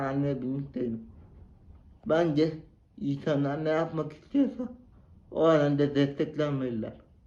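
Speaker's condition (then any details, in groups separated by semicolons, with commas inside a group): Cerebral palsy; spastic type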